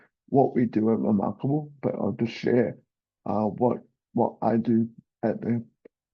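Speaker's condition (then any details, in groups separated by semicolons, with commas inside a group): Cerebral palsy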